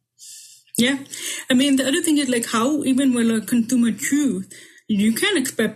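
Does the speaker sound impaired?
Yes: profound deafness; 98% hearing loss, grew up with hearing aids, cochlear implant candidate; uses hearing aids, lip reads, closed captioning on screen during this virtual talk; speaks well per others, about 10 years of speech therapy, makes sense of auditory cues.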